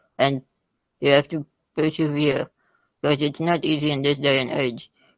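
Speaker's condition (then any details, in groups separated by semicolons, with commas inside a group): Spinal muscular atrophy type 2; type 2, progressive, severe disability; weakening over time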